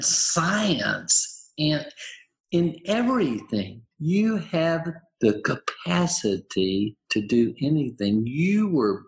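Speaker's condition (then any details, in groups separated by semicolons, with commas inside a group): Aphasia, apraxia, dysarthria after stroke; helped by St. Petersburg aphasia center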